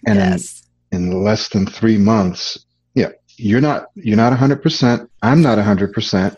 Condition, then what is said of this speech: No condition.